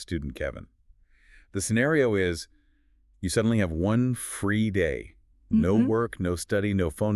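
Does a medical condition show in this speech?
No.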